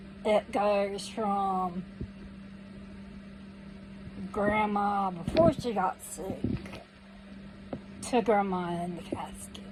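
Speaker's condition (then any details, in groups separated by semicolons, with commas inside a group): Cerebral palsy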